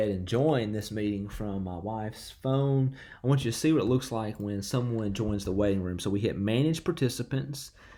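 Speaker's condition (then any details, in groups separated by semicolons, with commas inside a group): No condition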